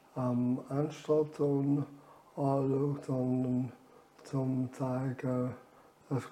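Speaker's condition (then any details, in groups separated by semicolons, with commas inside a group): ALS; about nine years since diagnosis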